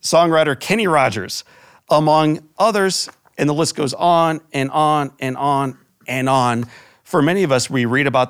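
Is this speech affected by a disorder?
No.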